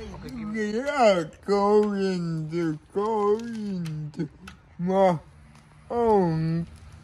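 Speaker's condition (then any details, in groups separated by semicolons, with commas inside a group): Cerebral palsy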